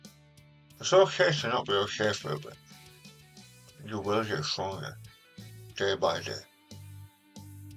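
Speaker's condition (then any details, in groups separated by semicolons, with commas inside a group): Partial glossectomy for tongue cancer; almost half of tongue removed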